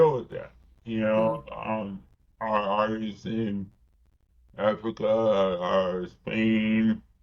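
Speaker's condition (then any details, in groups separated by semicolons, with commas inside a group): Cerebral palsy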